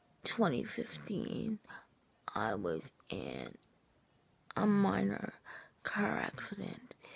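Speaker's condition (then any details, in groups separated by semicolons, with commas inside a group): Cerebral palsy, triplegia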